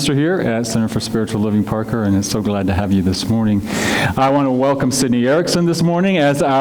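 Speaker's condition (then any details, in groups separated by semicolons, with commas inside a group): No condition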